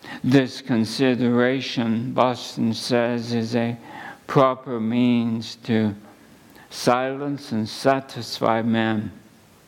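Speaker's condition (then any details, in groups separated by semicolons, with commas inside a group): ALS; at least a couple of months since diagnosis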